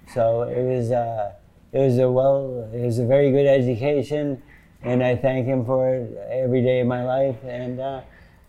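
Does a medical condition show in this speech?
Yes: Parkinson's disease; symptoms said less severe than another Parkinson's patient's, sometimes.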